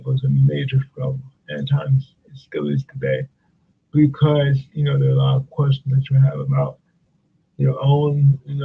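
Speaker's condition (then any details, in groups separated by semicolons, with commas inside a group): Cerebral palsy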